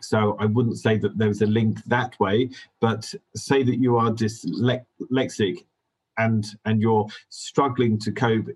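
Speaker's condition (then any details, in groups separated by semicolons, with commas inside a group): Stammer; possibly linked to hearing difficulties from illness in first 3 or 4 years, affecting language; repeated sounds, repeated words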